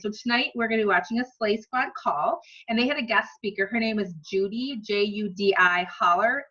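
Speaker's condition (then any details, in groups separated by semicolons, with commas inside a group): No condition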